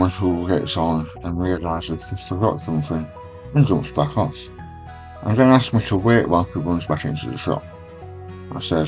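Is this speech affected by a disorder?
Yes: stage 4 tongue cancer, hemiglossectomy.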